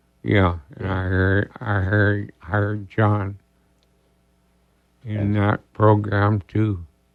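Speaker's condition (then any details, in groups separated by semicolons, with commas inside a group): ALS; diagnosed about two years ago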